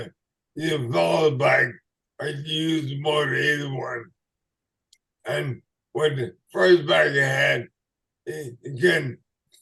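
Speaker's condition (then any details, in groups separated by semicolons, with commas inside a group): ALS/MND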